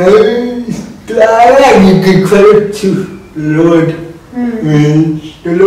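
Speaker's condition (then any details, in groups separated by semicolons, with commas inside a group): Cerebral palsy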